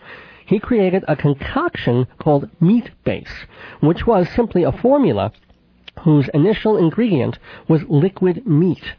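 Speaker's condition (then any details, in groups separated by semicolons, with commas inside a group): Cleft palate with lisp; voice not especially nasal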